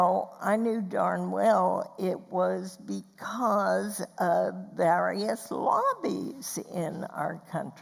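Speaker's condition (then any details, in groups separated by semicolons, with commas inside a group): Spasmodic dysphonia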